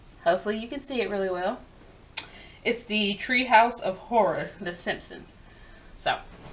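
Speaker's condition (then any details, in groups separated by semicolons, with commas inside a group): No condition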